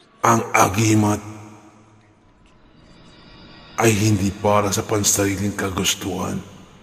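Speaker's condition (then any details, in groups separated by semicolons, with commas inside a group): No condition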